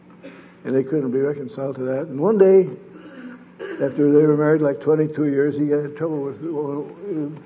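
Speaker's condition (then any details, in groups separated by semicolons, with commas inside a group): Parkinson's disease; sleep disrupted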